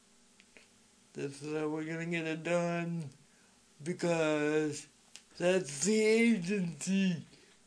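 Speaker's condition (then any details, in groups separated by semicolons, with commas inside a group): Speech impediment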